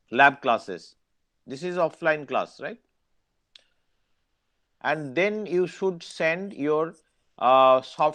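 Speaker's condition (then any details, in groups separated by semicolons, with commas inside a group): No condition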